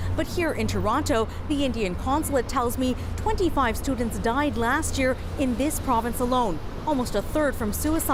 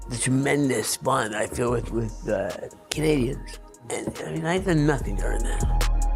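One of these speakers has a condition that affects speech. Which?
The second: Parkinson's disease; onset involuntary pinky movement; about 30 years since diagnosis, worsening, shaking, cannot sprint, physiotherapy; quiet speech, listeners lean in.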